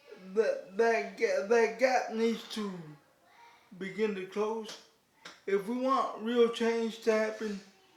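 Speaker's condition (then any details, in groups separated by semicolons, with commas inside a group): Cerebral palsy; declined offered surgery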